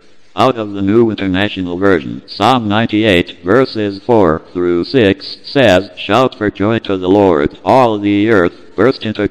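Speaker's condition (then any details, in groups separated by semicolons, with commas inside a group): Cerebral palsy, speech-generating device; brain injury at birth from lack of oxygen, cannot walk, uses wheelchair; speaks through deck talk speech synthesizer by Dennis Glatt, synthesizer voice heard; speech impediment, own speech hard to understand, deck talk programmed to sing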